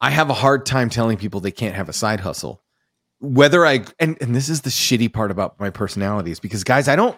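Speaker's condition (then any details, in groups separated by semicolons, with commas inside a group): No condition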